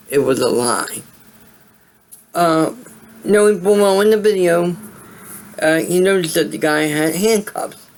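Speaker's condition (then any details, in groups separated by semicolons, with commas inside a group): Cerebral palsy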